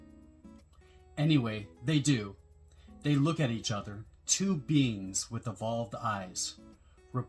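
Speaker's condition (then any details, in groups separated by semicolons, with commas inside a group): No condition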